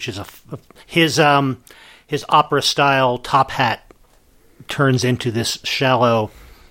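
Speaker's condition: No condition

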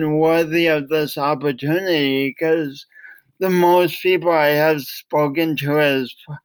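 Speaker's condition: Cerebral palsy; affects voice, speech impediment

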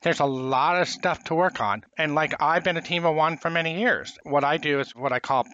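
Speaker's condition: Profound hearing loss, congenital

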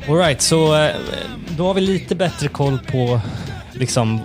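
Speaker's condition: No condition

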